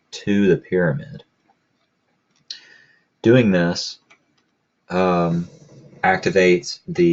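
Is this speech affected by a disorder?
No.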